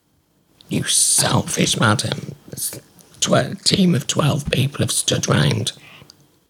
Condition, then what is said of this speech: Laryngectomy. I'm like, I say straight away, you're going to have to give me time to talk because I'm trying to hold a phone and press a button to talk.